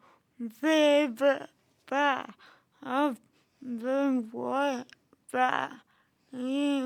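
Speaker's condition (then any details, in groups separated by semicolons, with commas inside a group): Cerebral palsy; from birth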